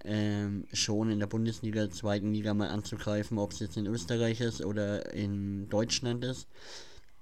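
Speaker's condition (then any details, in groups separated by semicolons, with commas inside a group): Cleft palate; speech impediment, listener messages said cannot be heard, mimicked at school, class laughed at reading aloud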